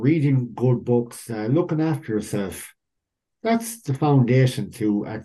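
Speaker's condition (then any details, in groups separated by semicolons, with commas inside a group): Cleft lip and palate; rhinoplasty likely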